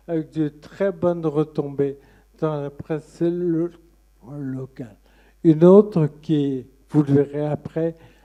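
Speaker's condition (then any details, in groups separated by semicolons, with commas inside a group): Friedreich's ataxia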